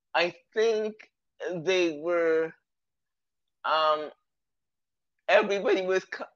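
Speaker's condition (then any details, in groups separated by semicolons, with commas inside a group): Cerebral palsy; present from birth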